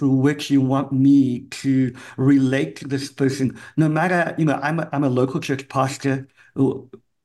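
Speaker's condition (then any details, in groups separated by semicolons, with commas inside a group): Cleft palate; congenital, from birth, affects hearing; severe speech impediment as a kid, cleft palate impacts ability to speak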